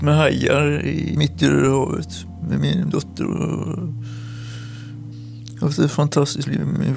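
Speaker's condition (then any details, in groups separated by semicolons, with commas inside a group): Atypical Parkinson's; very rare severe form, began with finger tremors, sudden freezing of hand movement, walks with crutches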